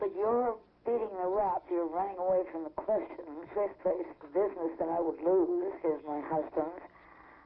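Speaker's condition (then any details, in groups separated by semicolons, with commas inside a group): Laryngeal cancer; left throat cancer a year ago, now large right-side tumor, judged incurable at Children's Hospital, San Francisco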